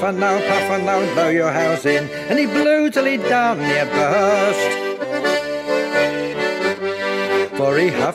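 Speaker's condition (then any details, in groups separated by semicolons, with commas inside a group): No condition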